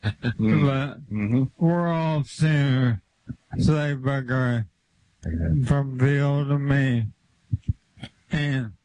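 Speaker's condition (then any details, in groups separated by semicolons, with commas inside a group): ALS; limb onset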